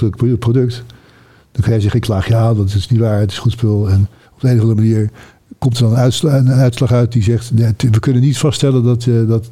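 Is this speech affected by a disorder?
Yes: Parkinson's disease; progressive, slowly worsening, one foot wobbly and less stable, odd gait; about two years since diagnosis, boxing classes for Parkinson's patients; lip tremor that can start suddenly, jaw spasm mostly when falling asleep.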